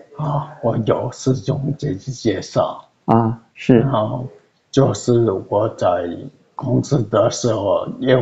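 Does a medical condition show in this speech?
Yes: cerebellar atrophy; sudden onset; in rehabilitation.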